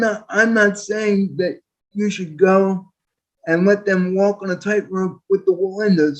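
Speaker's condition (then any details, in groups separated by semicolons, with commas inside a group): Quadriplegic cerebral palsy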